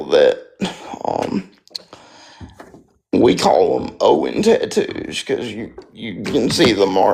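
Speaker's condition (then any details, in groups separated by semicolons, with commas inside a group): Spastic quadriplegic cerebral palsy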